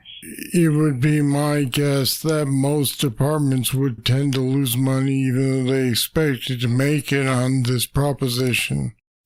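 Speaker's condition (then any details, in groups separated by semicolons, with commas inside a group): Parkinson's disease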